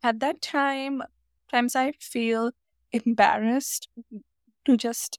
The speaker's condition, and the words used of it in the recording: Stuttering. I know some people, they have a very mild stutter, but, like, mine's, like, not a mild stutter.